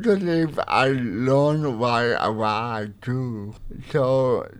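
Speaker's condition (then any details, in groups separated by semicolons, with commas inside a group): Cerebral palsy; partly voiced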